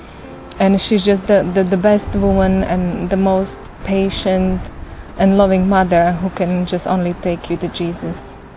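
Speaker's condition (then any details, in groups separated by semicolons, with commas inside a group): No condition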